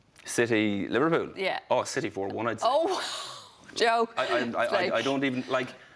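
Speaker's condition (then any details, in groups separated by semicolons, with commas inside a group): No condition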